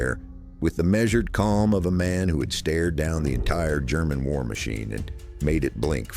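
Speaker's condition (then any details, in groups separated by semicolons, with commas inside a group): No condition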